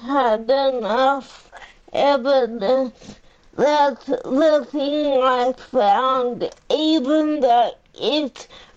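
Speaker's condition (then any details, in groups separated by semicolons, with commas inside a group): Cerebral palsy; uses a power chair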